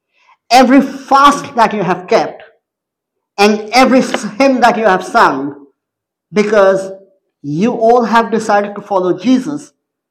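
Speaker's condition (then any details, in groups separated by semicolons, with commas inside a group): Cleft palate; congenital cleft palate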